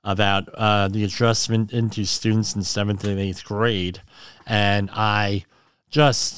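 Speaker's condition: Cleft lip and palate

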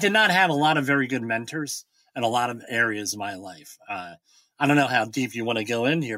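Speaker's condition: Bilateral cleft lip and palate

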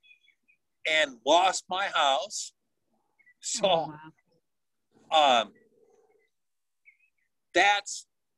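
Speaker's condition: Aphasia; can talk, loses about half the words in conversation, frequent hesitations

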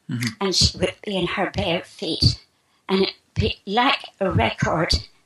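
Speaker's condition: Spasmodic dysphonia; about 3 years since onset

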